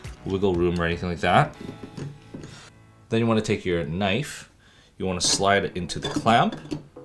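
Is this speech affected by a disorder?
No.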